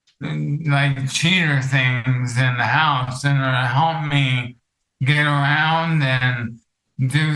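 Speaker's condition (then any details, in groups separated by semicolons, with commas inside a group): ALS; affects vocal cords; hard to talk long, speech unclear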